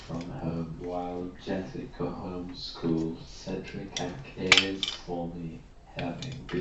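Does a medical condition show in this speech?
Yes: motor neurone disease; about four years since diagnosis, cannot move or hold head; cannot speak, pureed foods only, emotional lability with laughter.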